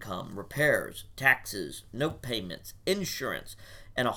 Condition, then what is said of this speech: No condition.